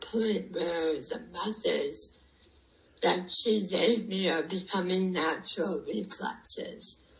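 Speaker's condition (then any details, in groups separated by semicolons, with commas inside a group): Head and neck cancer; recurrence, most face and neck lymph nodes removed, 75% tongue removed; two surgeries, two radiation courses, ongoing speech and swallowing therapy; dysphagia, audible saliva while speaking, throat clearing, paced breathing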